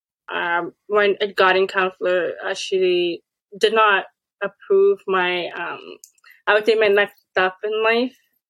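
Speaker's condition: Deafness; hard of hearing, wears pink hearing device; speaks orally rather than only signing

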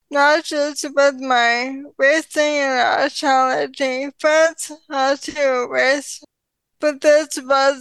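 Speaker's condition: ALS; diagnosed at age 33, slower progression than expected, power in legs not arms; about 8 years since diagnosis, responds to gentle careful strength-building exercise

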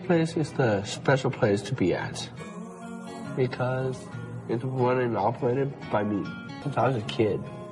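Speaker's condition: Down syndrome; born with it

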